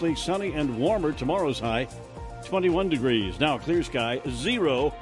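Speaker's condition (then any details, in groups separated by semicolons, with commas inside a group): No condition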